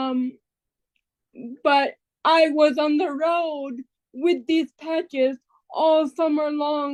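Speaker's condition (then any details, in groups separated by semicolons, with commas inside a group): Cerebral palsy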